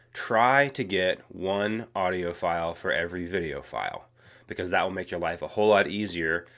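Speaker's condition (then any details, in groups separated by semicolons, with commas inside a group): No condition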